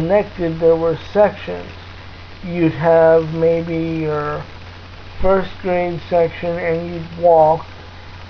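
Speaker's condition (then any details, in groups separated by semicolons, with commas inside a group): Cerebral palsy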